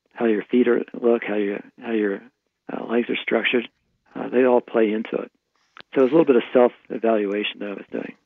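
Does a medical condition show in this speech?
Yes: Parkinson's disease; right hand tremor at onset, slack face, practices smiling, suspected cause fertilizer fumes, Magic Marker xylene; on carbidopa levodopa, tremors gone, functioning almost normally, Requip and other dopamine agonists tried earlier.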